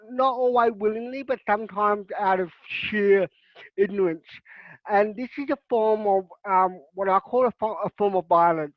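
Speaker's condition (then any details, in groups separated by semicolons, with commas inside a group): Cerebral palsy; significant disability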